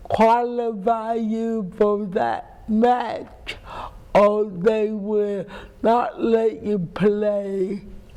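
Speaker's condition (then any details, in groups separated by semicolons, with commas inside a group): Cerebral palsy; speech impairment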